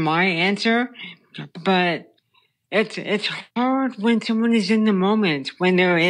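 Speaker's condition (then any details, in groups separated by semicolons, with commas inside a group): Brain stem tumor; childhood onset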